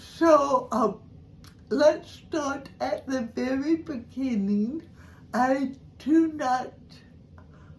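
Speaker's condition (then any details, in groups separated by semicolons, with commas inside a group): Cerebral palsy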